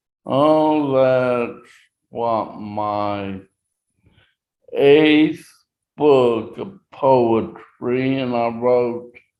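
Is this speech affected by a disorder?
Yes: traumatic brain injury.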